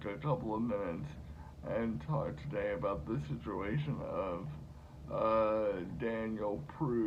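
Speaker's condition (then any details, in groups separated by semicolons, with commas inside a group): Cerebral palsy; speaks slower at times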